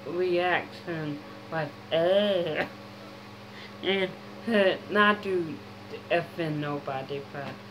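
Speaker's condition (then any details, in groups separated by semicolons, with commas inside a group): Mild cerebral palsy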